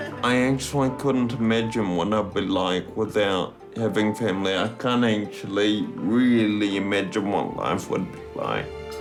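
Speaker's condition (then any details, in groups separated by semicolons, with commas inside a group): Friedreich's ataxia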